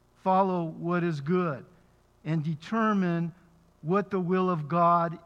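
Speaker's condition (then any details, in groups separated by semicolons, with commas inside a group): No condition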